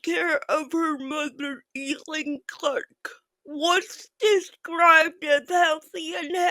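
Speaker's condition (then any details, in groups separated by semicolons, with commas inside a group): Physical speech impairment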